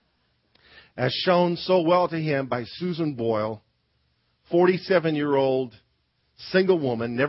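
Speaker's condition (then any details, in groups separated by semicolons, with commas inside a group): No condition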